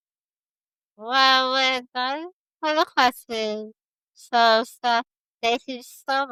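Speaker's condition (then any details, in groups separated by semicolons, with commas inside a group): Spinal muscular atrophy type 1; type 1, most severe form, neuromuscular; about 30 years since diagnosis; types on communication device, slow responses, some pre-programmed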